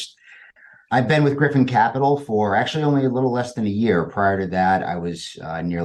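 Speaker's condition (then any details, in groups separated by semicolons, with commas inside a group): No condition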